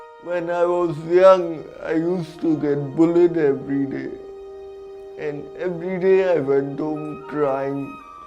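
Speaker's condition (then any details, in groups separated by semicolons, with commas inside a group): Cerebral palsy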